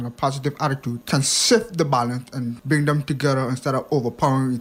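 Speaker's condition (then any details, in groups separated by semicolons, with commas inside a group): Hearing impairment; hearing not too great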